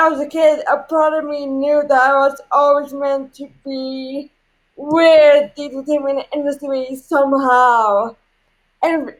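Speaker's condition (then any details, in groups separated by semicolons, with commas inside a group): Cerebral palsy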